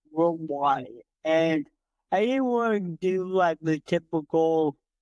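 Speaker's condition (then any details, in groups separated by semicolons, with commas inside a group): Cerebral palsy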